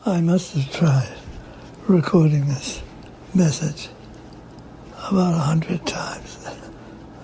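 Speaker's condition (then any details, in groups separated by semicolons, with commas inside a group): Parkinson's disease; lost voice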